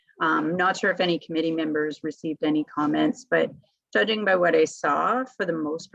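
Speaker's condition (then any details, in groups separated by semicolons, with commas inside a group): No condition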